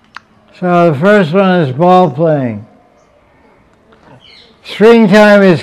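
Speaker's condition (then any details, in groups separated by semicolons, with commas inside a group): Deafness; fluent spoken lecture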